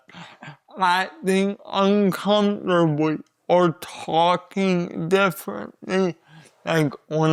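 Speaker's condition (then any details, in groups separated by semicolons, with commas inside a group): Cerebral palsy; voice often not understood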